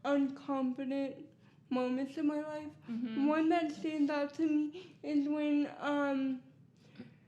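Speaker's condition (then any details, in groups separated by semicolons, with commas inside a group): Cerebral palsy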